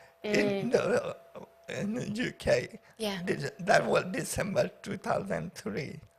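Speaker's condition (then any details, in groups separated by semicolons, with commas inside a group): Paraplegia with essential tremor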